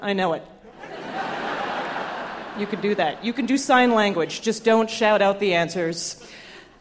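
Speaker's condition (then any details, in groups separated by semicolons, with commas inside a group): No condition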